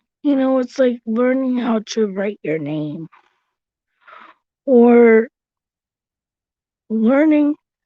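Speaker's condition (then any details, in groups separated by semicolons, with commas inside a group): Cerebral palsy; since birth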